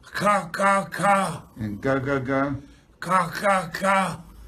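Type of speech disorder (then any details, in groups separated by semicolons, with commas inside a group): Spastic dysarthria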